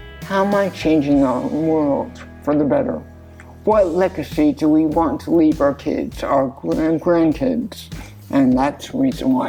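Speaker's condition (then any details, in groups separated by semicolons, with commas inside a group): Cerebral palsy; lifelong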